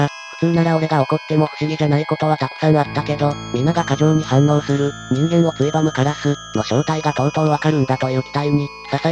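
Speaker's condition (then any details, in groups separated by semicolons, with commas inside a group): No condition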